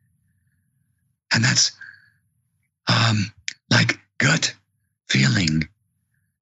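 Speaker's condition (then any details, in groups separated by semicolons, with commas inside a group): Vocal cord paralysis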